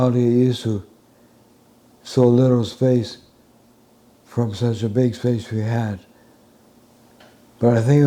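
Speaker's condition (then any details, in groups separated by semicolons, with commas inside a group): Advanced Parkinson's disease, severe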